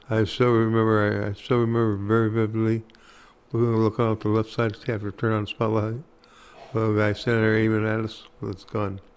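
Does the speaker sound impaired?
Yes: Parkinson's; Parkinson's attributed to Agent Orange exposure during Vietnam service, walking affected; hard time walking and talking; speech very significantly affected.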